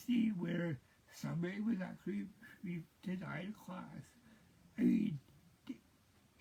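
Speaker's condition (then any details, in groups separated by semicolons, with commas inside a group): Cerebral palsy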